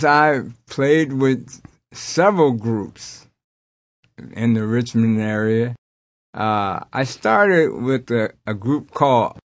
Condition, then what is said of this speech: Aphasia. When I started singing and vocally talking to people, it doesn't go away, but it helps me to cope with it.